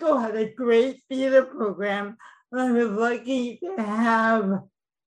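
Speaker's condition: Cerebral palsy, mild; speech mildly affected

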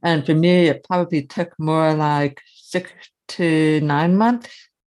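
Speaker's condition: Severe to profound hearing loss, early-onset; cochlear implant user; severe to profound loss from early age

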